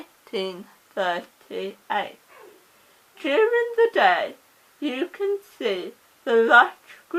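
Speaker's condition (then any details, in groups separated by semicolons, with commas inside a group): Cerebral palsy; oxygen starvation at birth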